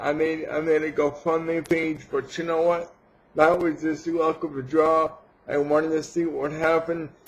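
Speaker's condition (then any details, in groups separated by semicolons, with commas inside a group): Cerebral palsy; has had surgery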